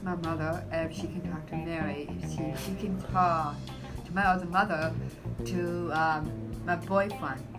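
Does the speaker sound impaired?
Yes: Down syndrome; occasional word slips, e.g. cone maze for corn maze, host restates intended words.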